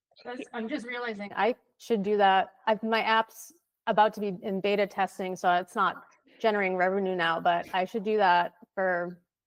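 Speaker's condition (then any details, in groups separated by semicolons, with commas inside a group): No condition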